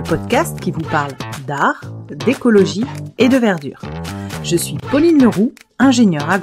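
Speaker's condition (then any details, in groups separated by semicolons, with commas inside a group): No condition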